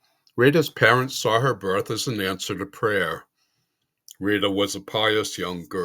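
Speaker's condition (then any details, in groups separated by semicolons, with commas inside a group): No condition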